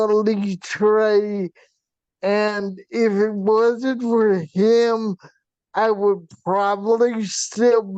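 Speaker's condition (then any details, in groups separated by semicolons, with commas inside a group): Vp shunt failure, brain pressure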